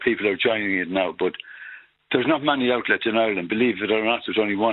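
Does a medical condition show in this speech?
Yes: Parkinson's; progressive, over 10 years since diagnosis, no cure; Rock Steady Boxing, weekly 2-hour non-contact class, Portlaoise gym with Merrick, home punch bag, bike, walking.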